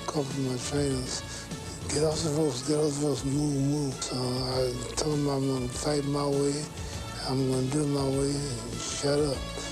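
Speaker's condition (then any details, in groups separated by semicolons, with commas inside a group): Parkinson's syndrome; sometimes slurred speech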